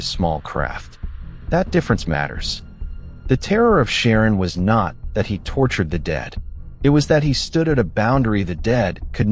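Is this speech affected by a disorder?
No.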